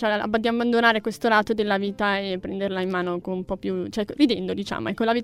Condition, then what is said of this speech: Deafness. Allora, io sono qui per raccontarvi la mia storia perché sono sorda, sulla documentazione ci sarebbe scritto sordo muto, ma io parlo anche fin troppo.